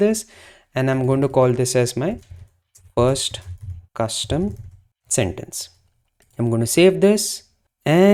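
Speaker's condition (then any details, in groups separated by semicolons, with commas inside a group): No condition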